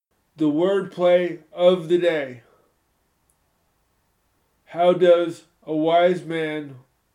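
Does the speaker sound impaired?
Yes: spastic cerebral palsy; from spinal meningitis, born two months premature, present from birth, stiff tight involuntary muscles, mainly legs; moderately impacted balance and coordination, uses crutches.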